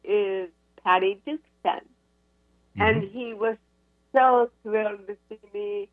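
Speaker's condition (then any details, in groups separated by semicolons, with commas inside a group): Cerebral palsy; cerebral palsy from birth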